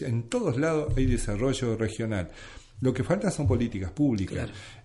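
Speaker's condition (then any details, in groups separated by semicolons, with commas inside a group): No condition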